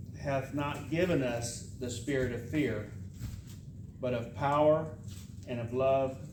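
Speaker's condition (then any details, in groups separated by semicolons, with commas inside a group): No condition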